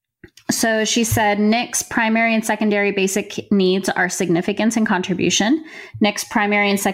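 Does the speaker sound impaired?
No.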